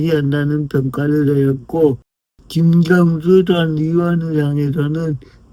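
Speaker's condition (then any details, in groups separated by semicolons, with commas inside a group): Brain lesion disability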